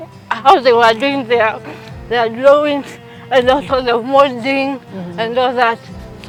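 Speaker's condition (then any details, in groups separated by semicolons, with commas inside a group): Cerebral palsy; from birth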